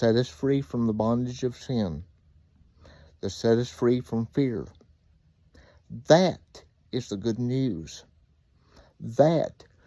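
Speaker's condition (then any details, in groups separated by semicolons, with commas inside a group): Cerebral palsy; reports speaking clearly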